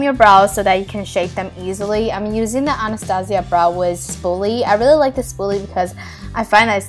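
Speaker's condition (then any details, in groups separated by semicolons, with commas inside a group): No condition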